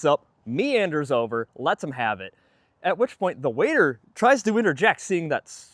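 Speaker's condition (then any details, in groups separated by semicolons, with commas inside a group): No condition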